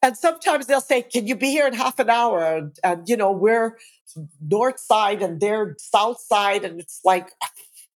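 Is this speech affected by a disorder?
No.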